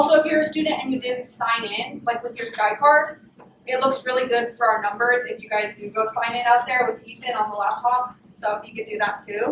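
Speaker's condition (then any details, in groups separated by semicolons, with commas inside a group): No condition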